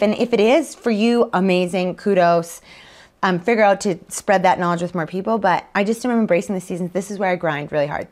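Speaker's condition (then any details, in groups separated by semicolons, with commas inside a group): No condition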